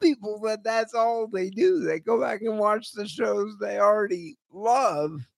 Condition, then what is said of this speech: Cerebral palsy. And I'm a guy with cerebral palsy, so my voice is always shot.